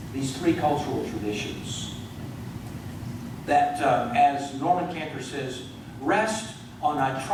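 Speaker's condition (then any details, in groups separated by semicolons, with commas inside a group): No condition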